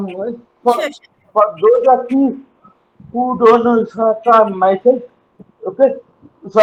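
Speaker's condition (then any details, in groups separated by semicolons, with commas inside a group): Cerebral palsy; uses wheelchair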